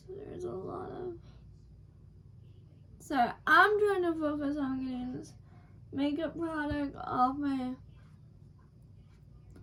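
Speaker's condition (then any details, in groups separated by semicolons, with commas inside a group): Cerebral palsy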